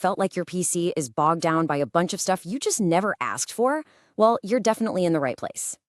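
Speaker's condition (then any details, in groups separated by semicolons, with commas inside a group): No condition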